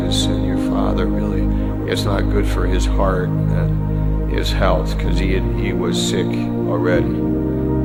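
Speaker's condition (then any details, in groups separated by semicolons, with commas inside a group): No condition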